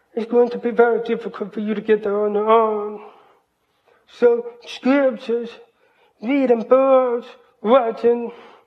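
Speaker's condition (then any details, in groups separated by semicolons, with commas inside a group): Hearing loss, cochlear implant; college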